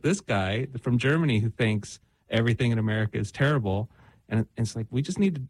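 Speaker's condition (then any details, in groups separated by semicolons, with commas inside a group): No condition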